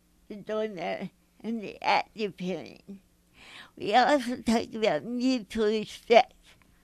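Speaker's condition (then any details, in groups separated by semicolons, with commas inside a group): Mild cerebral palsy; mild cerebral palsy affecting speech; difficult to understand at first, easier once listener adjusts; hard to understand initially, listeners must listen closely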